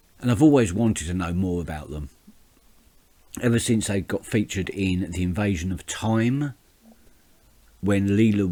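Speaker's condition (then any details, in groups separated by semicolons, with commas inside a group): No condition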